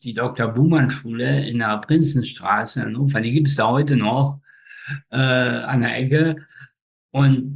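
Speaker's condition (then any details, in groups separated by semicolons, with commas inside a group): Spastic tetraparesis; all four limbs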